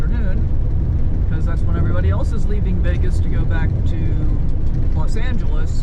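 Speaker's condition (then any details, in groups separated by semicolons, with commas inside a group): No condition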